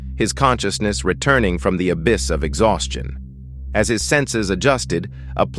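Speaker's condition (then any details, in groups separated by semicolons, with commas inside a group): No condition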